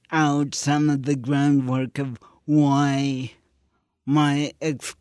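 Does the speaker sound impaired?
Yes: cerebral palsy; cerebral palsy present from birth, brain cells died at birth; speech slurred, slurring tongue, hand tremor, reduced balance and coordination, intense muscles.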